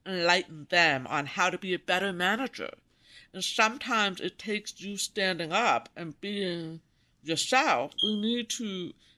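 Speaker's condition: Profound deafness, congenital rubella deafness

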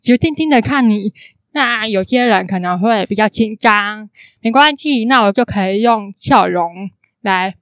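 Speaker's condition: Congenital hearing impairment; can sound sing-song

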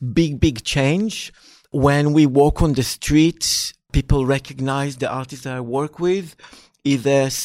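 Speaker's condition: No condition

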